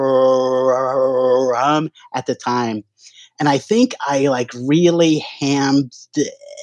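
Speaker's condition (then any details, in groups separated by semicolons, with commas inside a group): Stuttering; onset around age 2.5, fall with traumatic brain injury then, grandfather and daughter stutter, likely genetic, hypnotherapy tried; no longer hides stutter, not trying to avoid stuttering, stuttering more or more aware lately, sober; stutters every time talking, hard ordering in restaurants, phone calls, strangers, alcohol seemed to lessen stutter; prolonged sounds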